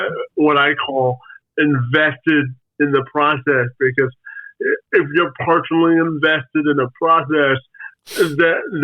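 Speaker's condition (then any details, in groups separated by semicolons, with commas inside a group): Spastic quadriplegic cerebral palsy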